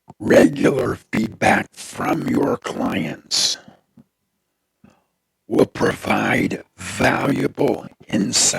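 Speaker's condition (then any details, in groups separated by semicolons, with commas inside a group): Throat cancer; tracheostomy tube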